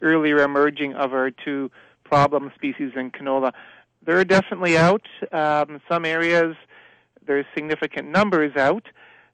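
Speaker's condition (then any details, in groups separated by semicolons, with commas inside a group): No condition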